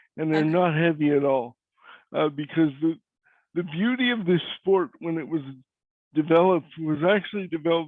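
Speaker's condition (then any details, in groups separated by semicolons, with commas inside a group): Cerebral palsy; cannot walk; voice is different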